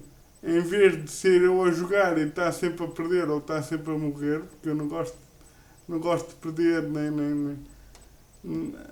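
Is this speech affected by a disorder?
Yes: cerebral palsy; uses a wheelchair.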